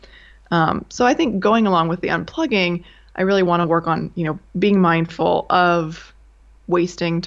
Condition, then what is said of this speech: None; typical speech.